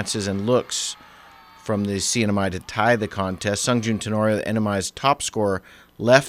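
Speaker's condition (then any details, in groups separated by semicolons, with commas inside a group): No condition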